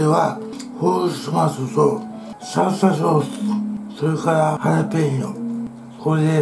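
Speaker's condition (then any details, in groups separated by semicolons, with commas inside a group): Tongue cancer, partial glossectomy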